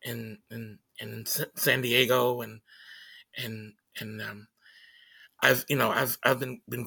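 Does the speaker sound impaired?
Yes: stutter; stuttering during this interview; stuttering during conversation; here repeated sounds, repeated words, prolonged sounds.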